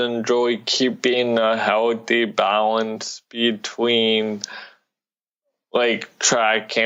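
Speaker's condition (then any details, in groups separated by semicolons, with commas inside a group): Cerebral palsy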